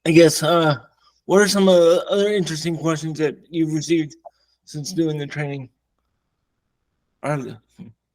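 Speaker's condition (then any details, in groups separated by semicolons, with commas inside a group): Cerebral palsy, severe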